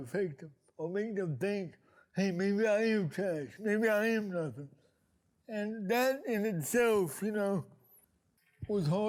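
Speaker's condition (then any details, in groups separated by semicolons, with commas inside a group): Cerebral palsy; present since birth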